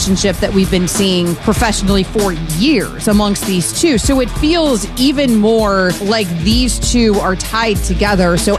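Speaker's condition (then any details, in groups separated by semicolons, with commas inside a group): No condition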